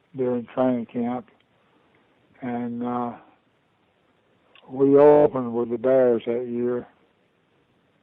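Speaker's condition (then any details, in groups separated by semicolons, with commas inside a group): Parkinson's disease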